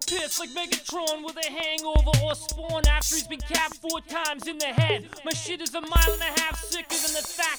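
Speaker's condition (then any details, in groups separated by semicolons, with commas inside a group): No condition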